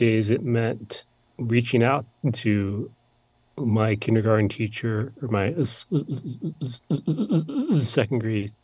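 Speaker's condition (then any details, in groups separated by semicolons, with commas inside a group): Stutter; blocking, no stuttering when singing; blocks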